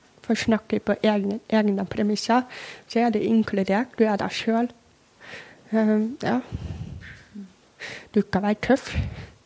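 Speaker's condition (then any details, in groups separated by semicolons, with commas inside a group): Severely hard of hearing; severe hearing loss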